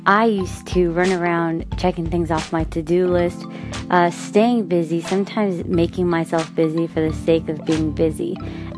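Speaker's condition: No condition

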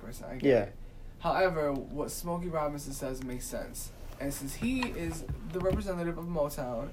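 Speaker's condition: No condition

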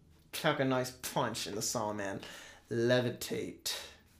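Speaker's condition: No condition

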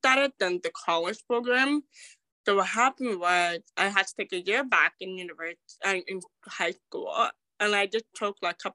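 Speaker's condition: Deafness

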